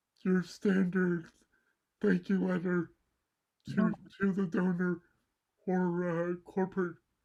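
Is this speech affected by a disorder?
Yes: cerebral palsy; mild left side.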